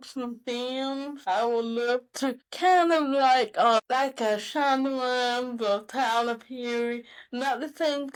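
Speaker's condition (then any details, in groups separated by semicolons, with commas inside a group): Cerebral palsy; mild form; few challenges; could not always articulate well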